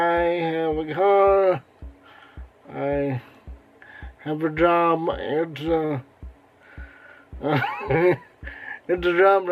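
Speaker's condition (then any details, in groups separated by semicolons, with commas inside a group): Cerebral palsy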